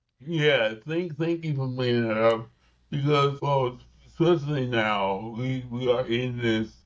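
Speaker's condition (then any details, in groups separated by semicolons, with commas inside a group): Cerebral palsy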